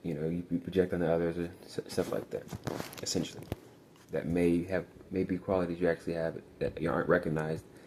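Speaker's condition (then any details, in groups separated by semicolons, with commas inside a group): No condition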